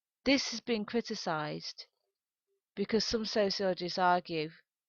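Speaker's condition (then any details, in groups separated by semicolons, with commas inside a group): No condition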